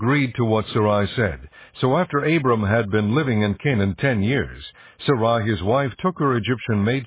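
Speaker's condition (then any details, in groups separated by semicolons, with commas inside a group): No condition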